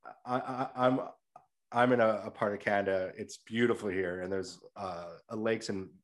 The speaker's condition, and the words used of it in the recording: Stuttering. I'm Indian, and I do have a stutter, as you can tell.